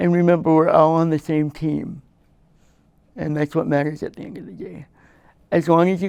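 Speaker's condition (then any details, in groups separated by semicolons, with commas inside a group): Spastic quadriplegic cerebral palsy; spastic quadriplegic, from birth, limbs and body tight, wheelchair; affects speech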